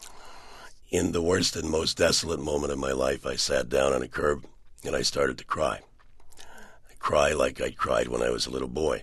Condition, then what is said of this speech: Laryngectomy. And incidentally, I want to tell you, Scott, that I'm often complimented, especially by women, on the sexiness of my voice today.